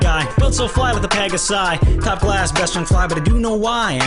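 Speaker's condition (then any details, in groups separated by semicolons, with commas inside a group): No condition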